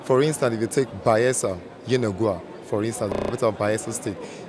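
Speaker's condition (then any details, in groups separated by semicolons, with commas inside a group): No condition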